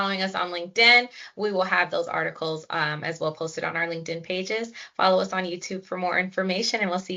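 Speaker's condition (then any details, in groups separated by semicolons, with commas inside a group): No condition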